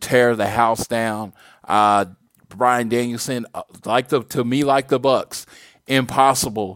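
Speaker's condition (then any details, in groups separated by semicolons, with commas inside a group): No condition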